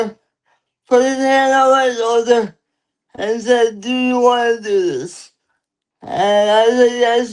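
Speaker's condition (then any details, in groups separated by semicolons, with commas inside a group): Cerebral palsy; lifelong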